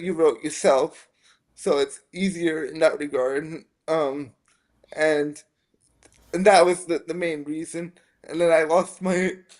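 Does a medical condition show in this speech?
Yes: spastic quadriplegic cerebral palsy.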